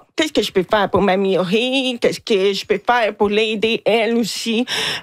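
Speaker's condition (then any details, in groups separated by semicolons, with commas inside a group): Hearing loss with cochlear implant; own singing described as not very nice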